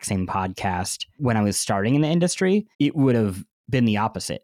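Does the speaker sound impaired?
Yes: cleft lip and palate; bandaged.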